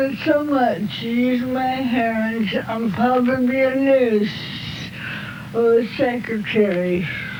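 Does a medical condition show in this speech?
Yes: cerebral palsy; halting voice.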